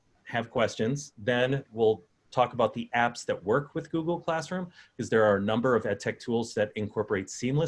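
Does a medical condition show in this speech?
No.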